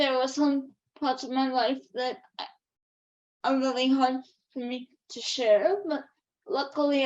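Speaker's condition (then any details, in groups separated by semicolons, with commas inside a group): Cerebral palsy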